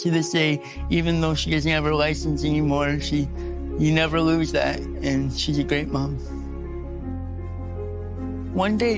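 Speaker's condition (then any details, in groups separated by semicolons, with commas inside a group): Spastic quadriplegic cerebral palsy; present from birth, born premature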